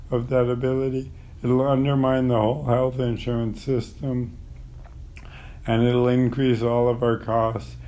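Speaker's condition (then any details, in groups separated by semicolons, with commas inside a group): ALS; terminal; voice is going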